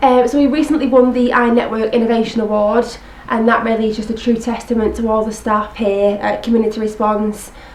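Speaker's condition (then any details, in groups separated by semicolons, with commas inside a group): No condition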